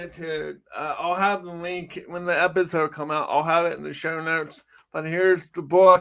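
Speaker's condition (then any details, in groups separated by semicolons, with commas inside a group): Cerebral palsy; from birth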